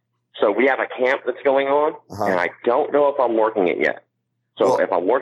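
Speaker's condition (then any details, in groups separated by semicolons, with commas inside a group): Cleft palate; ear pressure not relieved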